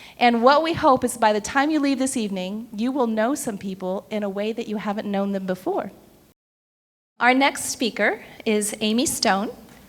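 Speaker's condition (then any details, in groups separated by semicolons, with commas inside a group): No condition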